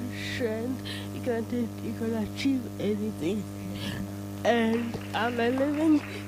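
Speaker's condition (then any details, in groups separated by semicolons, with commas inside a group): Cerebral palsy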